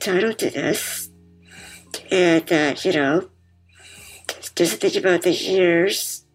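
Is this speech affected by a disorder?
Yes: muscular dystrophy; congenital form, diagnosed as toddler; wears BiPAP machine to help breathing; BiPAP machine audible while talking.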